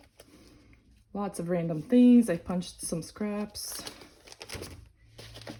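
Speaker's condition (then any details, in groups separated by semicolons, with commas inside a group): No condition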